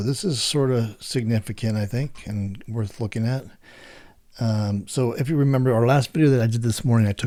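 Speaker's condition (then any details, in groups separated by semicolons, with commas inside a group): No condition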